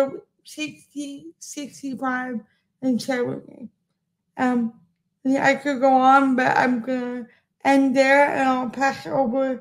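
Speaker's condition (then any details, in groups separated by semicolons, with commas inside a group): Cerebral palsy; birth oxygen deprivation; speech affected, sounds like past stroke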